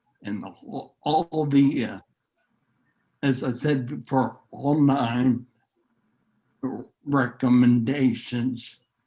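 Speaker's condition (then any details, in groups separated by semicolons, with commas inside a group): Neurological disease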